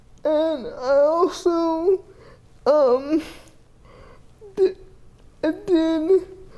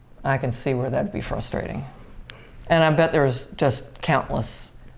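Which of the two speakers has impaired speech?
The first: cerebral palsy, severe; athetoid quadriplegia, arms, legs, trunk affected, hip surgeries; GMFCS level 4, power wheelchair, needs sitting support; speech can be hard to understand, speech therapy.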